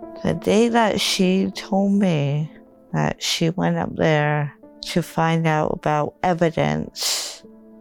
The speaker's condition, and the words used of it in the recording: Cerebral palsy. I mean, she has mild cerebral palsy, which affects her speech and her motor skills.